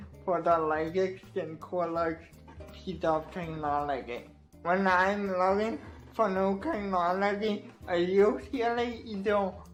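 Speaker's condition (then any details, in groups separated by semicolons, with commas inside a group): Cerebral palsy; wheelchair, assistive technology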